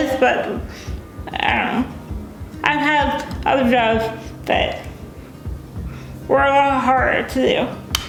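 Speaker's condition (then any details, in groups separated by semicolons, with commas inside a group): Cerebral palsy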